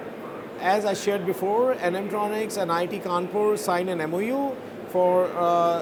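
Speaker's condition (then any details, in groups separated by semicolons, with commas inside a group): No condition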